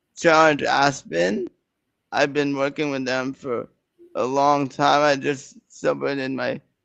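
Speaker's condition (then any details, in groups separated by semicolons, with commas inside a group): Cerebral palsy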